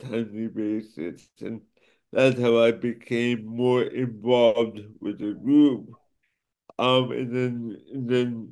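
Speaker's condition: Cerebral palsy; affects speech and motor skills

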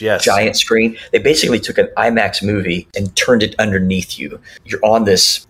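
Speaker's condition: Cleft lip and palate; speech classes in childhood

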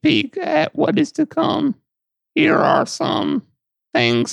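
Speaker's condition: Duchenne muscular dystrophy; diagnosed age 6 by biopsy in Augusta Georgia after falls, daily prednisone, spinal fusion, wheelchair; age 20, progressive weakness most muscles, non-invasive ventilator nightly and part of day, no trach

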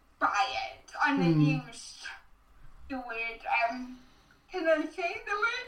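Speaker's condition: Cerebral palsy

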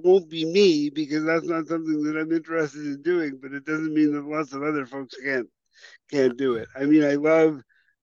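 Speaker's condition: Cerebral palsy; past childhood orthopedic surgeries like hip and heel cord operations, some 40 years ago

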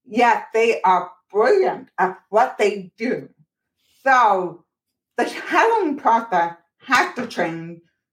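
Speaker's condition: Profoundly deaf, born profoundly deaf

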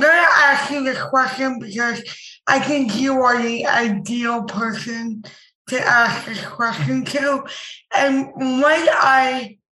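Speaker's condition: Impaired speech; speech disability; described to interpreter as speech disability, does not impede speaking

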